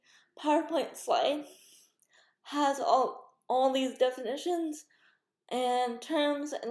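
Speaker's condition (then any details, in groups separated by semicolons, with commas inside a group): Cerebral palsy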